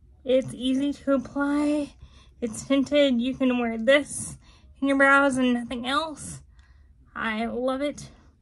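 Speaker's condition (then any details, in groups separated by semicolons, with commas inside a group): Cerebral palsy, spastic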